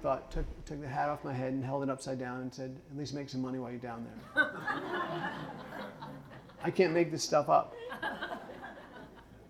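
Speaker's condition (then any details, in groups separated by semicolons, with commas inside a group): Parkinson's; speech therapy judged unnecessary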